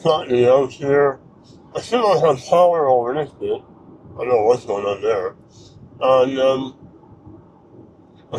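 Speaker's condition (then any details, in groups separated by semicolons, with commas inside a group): Mouth cancer surgery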